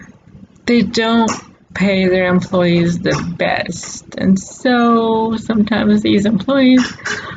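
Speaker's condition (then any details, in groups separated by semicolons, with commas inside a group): Cerebral palsy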